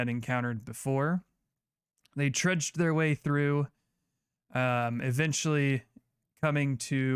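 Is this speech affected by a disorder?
No.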